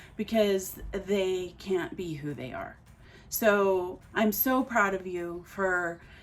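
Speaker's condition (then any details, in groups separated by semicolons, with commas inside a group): No condition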